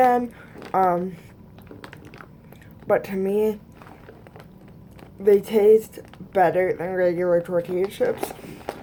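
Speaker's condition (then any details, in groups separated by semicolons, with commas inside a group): Cerebral palsy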